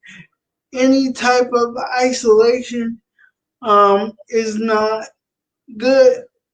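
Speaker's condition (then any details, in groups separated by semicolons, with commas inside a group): Cerebral palsy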